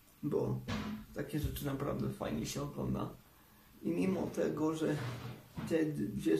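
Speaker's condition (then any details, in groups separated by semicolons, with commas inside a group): Cerebral palsy; uses wheelchair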